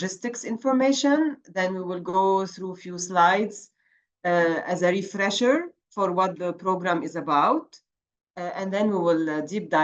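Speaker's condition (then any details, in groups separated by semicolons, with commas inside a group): No condition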